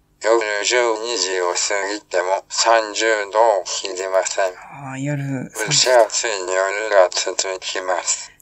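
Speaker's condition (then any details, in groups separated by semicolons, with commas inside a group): ALS, speech-generating device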